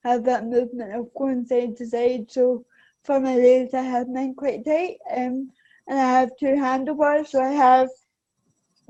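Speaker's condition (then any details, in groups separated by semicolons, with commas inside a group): Cerebral palsy; affects balance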